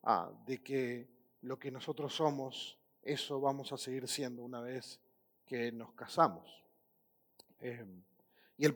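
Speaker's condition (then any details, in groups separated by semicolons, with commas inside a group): No condition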